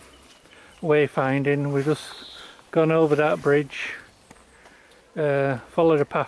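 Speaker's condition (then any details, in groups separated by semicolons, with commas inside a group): No condition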